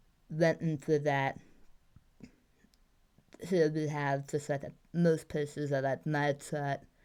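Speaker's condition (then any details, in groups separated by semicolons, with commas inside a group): Tongue cancer surgery; tongue cancer twice, flap surgery, neck dissection, no tongue tip; post surgery, chemo, immunotherapy, radiation, tongue tethered, oral prosthesis; speech greatly impaired, improved with exercises, tongue barely moves, swallowing rehab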